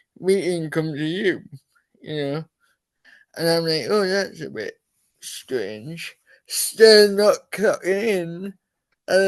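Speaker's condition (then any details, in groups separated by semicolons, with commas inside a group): Cerebral palsy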